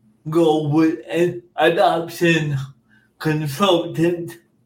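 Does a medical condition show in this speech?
Yes: cerebral palsy; speech impairments.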